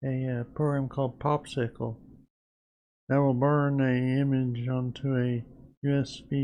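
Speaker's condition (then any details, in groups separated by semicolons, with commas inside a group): Parkinson's disease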